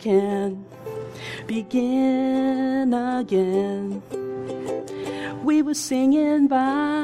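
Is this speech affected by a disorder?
No.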